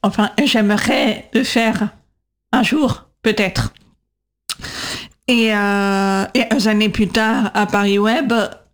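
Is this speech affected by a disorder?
Yes: deaf from birth; congenital deafness; atypical voice, speech recognition struggles to understand, 20 years speech therapy, lpc coder in class.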